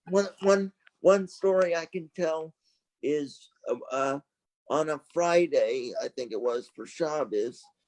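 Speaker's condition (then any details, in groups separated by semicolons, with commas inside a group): Cerebral palsy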